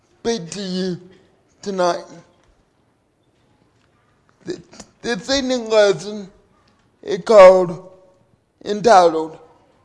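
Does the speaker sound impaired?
Yes: cerebral palsy; 37 years since onset, carried by parents and friends since birth.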